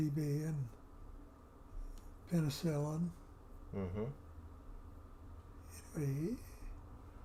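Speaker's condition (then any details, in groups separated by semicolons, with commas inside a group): Parkinson's; affects voice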